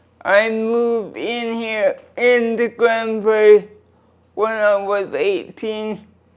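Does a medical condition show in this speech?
Yes: cerebral palsy; speech hard to understand, comprehension unaffected.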